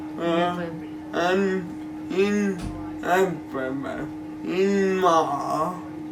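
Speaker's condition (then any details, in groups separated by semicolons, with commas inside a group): Cerebral palsy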